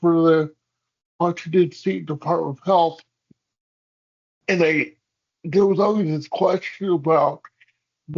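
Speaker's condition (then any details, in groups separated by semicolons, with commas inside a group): Cerebral palsy; hamstring releases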